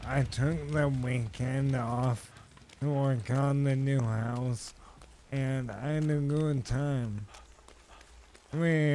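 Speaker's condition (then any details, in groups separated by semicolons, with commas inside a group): ALS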